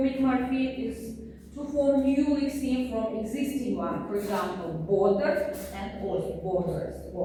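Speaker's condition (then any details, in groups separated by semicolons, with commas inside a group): No condition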